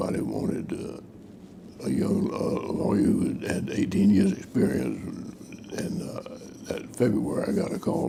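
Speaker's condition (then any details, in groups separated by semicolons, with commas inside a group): Parkinson's disease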